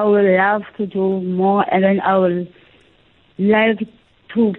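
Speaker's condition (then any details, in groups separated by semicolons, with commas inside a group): Cerebral palsy; speech affected, listeners sometimes do not understand, speaks slowly, checks listeners hear clearly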